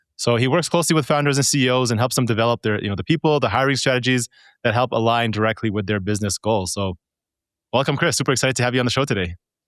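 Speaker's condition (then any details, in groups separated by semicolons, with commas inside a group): No condition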